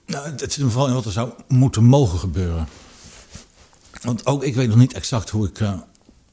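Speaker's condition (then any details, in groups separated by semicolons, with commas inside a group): Parkinson's disease; brain disease for almost eight years, walks with cane, falls regularly, stayed in Parkinson clinic; becomes choked up discussing topic, attributed partly to Parkinson; speaks with difficulty, audibly so now, harder than before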